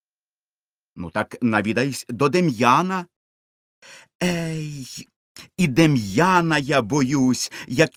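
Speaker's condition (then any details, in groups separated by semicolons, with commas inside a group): No condition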